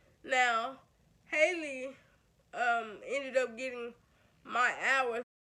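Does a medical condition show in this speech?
Yes: cerebral palsy.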